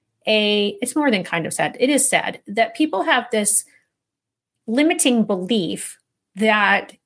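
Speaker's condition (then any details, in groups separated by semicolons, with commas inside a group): No condition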